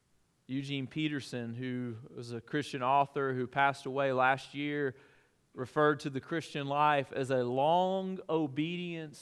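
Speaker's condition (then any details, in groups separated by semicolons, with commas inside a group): No condition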